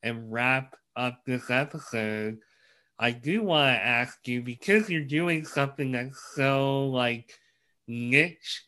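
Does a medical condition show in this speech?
Yes: cleft lip and palate; congenital cleft lip and palate, craniofacial condition, many obstacles in life.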